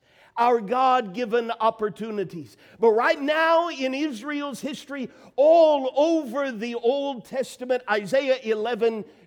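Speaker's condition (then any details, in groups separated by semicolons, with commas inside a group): No condition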